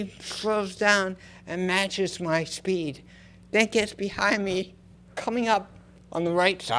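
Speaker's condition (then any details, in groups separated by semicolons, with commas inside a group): Cerebral palsy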